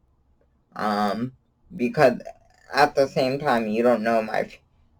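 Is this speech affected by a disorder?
Yes: cerebral palsy; from birth, wheelchair user.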